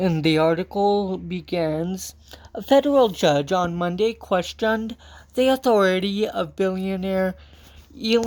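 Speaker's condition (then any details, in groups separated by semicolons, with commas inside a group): Cerebral palsy; from birth, walks with walker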